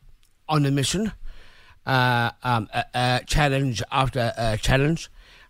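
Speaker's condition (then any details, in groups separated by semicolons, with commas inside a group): Down syndrome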